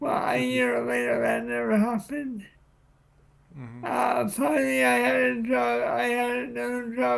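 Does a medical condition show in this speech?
Yes: cerebral palsy.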